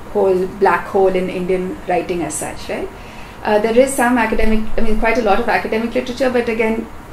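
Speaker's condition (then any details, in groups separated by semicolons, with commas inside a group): No condition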